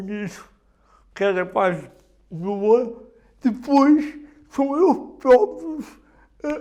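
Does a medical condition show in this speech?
Yes: cerebral palsy.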